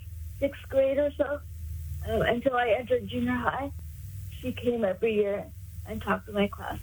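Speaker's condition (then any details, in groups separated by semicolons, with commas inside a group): Cerebral palsy; congenital, born about 3 months early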